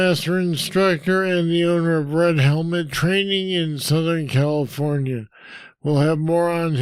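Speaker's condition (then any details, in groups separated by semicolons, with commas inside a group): Parkinson's disease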